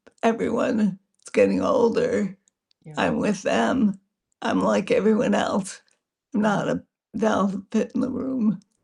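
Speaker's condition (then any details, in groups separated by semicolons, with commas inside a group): Multiple sclerosis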